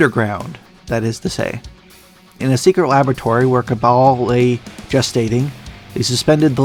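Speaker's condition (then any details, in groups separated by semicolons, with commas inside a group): No condition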